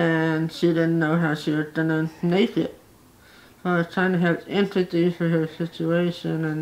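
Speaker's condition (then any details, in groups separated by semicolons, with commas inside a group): Facial paralysis; one side of face paralyzed, lifelong, prenatal cause; unclear speech, somewhat like stuttering but not stuttering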